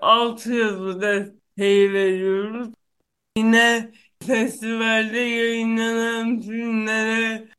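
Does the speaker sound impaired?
Yes: cerebral palsy; onset at birth from birth complications.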